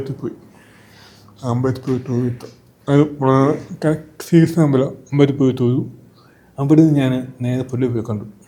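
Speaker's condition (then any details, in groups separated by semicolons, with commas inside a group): Cerebral palsy; from birth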